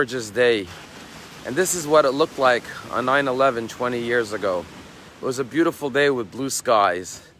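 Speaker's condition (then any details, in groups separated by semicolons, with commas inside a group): No condition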